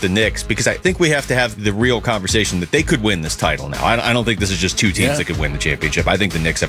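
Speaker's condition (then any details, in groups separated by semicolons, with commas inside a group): No condition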